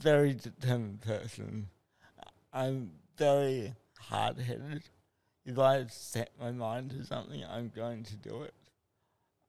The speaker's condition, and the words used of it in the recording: Cerebral palsy. So for me, that diagnosis of you're never going to walk or talk completely wrong.